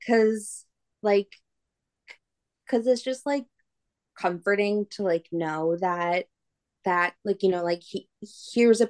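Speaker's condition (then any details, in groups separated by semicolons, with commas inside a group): Stutter; stutter since childhood, brother also stutters, speech therapy from early age throughout k-12 schooling; no adult speech therapy, wears Etsy lanyard badge saying please wait, i have a stutter; frequent filler word like; repeated sounds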